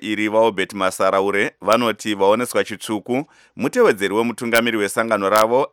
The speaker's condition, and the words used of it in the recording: None; typical speech.